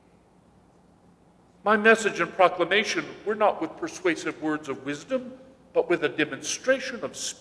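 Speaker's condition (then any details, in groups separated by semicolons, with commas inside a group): No condition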